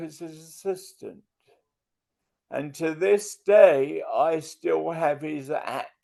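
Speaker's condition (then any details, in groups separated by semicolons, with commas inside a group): Multiple sclerosis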